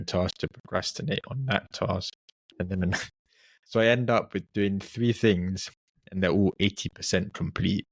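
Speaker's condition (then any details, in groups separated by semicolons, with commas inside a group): No condition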